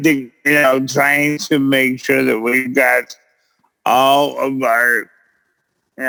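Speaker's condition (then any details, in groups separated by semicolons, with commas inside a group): Cerebral palsy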